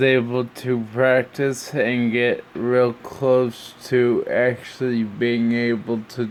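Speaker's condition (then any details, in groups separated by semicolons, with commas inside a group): Brain injury (brain shearing)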